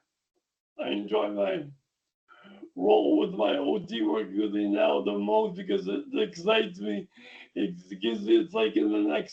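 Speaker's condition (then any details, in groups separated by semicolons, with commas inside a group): Diffuse axonal brain injury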